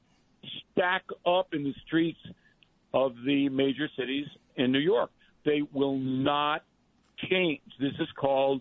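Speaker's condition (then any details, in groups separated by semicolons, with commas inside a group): No condition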